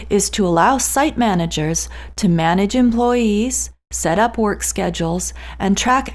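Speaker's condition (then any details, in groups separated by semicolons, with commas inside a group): No condition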